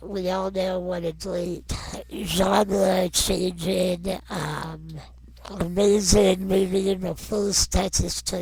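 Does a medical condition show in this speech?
Yes: non-progressive muscular dystrophy.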